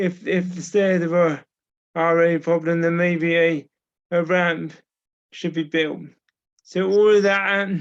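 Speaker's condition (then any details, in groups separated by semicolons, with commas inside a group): Cerebral palsy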